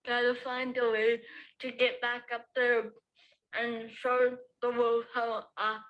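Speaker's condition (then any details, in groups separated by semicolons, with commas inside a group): Cerebral palsy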